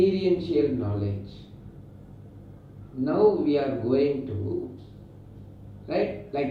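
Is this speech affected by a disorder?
No.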